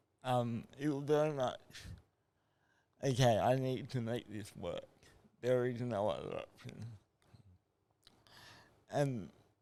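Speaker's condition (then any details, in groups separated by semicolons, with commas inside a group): Cerebral palsy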